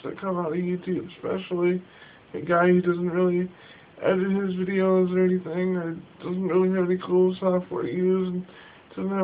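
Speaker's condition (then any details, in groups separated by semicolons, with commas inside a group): Cerebral palsy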